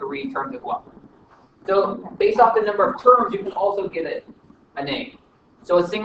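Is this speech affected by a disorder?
No.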